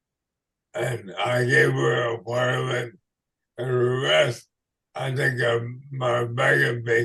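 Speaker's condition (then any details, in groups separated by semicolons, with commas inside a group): ALS/MND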